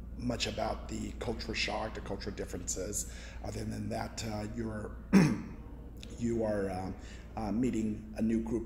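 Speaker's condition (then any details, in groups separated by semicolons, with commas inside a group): No condition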